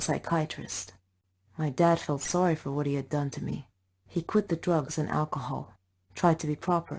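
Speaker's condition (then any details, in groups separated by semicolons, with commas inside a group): No condition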